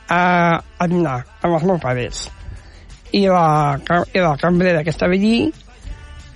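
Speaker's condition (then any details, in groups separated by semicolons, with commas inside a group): Down syndrome; speaks confidently on radio and in public, communicates ideas well, less nervous than many guests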